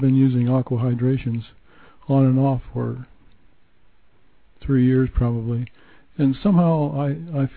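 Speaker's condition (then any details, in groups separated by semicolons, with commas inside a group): Parkinson's; onset 2003 as minor arm tremor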